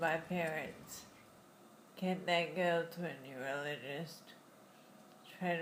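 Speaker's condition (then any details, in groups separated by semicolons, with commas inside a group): Friedreich's ataxia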